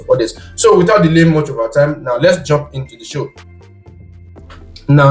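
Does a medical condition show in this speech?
No.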